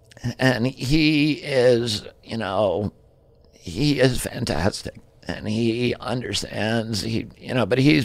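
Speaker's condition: Spasmodic dystonia; voice affected

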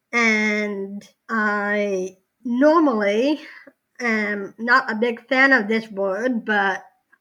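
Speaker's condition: Down syndrome

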